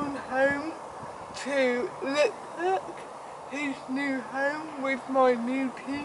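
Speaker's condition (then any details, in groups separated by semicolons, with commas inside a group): Cerebral palsy; affects speech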